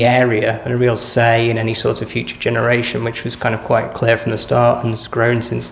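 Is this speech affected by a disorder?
No.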